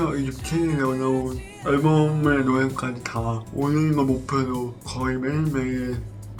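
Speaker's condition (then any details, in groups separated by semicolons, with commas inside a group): Brain lesion disability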